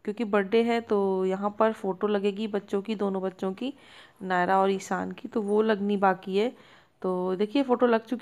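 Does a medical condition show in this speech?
No.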